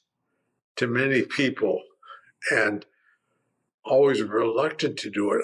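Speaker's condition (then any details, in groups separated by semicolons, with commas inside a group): Primary lateral sclerosis; tongue, voice, left side involvement, left arm spasticity; progressive, worsening weekly, wheelchair much of time, new medications; voice fatigue worsening, voice exercises, starting liquid swallowing difficulty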